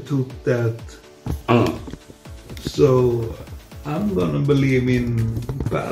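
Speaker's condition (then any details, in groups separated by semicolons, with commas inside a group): Multiple sclerosis; progressive form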